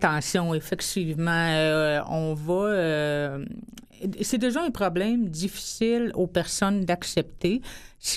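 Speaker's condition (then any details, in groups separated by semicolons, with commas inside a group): Hearing loss since birth; expresses herself very well, worked very hard for it, also speaks English well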